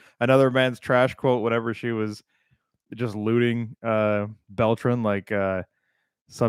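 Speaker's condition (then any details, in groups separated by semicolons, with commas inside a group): No condition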